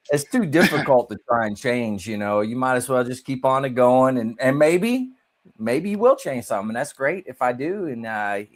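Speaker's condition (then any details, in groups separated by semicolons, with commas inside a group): No condition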